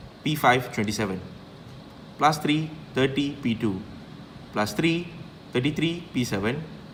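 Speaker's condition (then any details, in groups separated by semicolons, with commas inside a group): No condition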